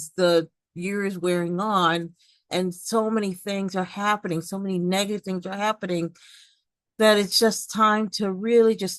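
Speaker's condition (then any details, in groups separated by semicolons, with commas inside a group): No condition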